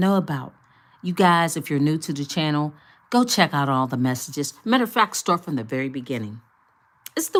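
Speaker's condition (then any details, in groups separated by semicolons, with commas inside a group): No condition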